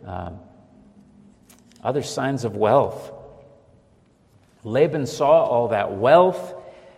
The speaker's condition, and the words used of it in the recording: No condition.